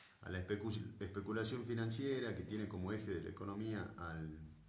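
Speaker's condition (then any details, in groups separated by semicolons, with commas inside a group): No condition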